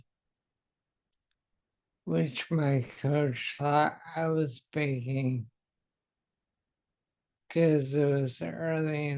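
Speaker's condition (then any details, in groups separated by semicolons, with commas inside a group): Multiple sclerosis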